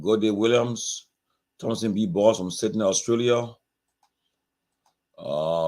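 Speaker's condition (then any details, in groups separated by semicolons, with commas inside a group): No condition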